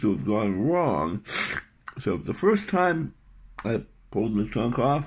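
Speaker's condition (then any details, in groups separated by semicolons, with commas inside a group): Tongue cancer surgery; tongue cancer surgery, skin graft to tongue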